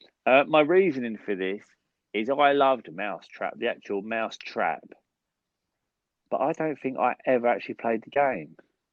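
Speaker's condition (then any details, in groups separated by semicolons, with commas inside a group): No condition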